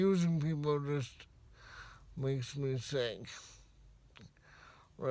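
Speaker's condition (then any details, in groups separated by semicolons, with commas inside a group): Cerebral palsy, severe; spastic type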